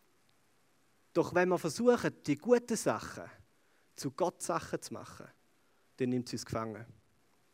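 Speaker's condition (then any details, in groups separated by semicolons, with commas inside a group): No condition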